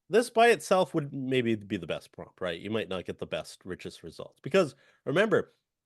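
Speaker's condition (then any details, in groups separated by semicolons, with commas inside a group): No condition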